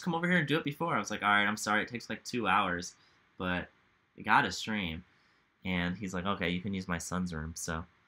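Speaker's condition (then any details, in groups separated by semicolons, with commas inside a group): No condition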